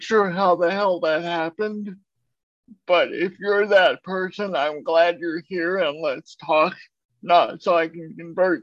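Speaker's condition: Cerebral palsy; uses a wheelchair, moves at a slow pace

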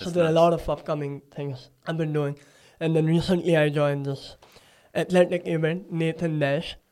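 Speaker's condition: Cleft palate; speech sounds different

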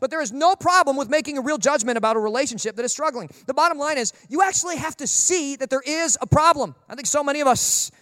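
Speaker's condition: No condition

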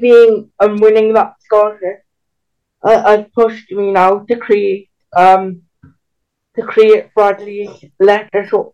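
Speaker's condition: Cerebral palsy; can walk but with limits

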